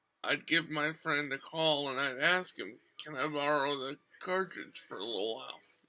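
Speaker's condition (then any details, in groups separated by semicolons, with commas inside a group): Cerebral palsy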